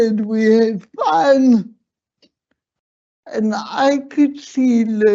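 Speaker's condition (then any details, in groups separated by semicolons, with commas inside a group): Slurred speech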